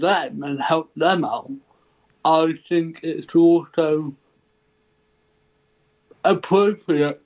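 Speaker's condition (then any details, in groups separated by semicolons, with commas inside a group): Cerebral palsy; ataxic type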